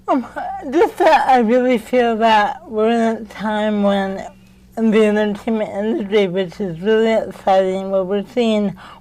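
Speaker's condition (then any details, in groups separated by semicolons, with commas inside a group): Cerebral palsy, mild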